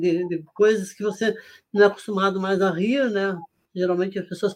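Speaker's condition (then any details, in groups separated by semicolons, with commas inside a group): Parkinson's disease; Parkinson's disease diagnosed 17 years ago, facial rigidity, stiff body; laughter yoga (Yoga do Riso) loosened facial rigidity and body, freer facial expression and movement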